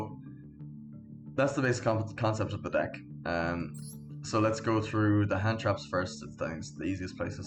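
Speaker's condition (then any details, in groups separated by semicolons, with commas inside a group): No condition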